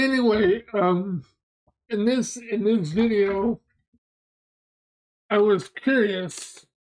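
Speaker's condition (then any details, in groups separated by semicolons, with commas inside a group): Mobius syndrome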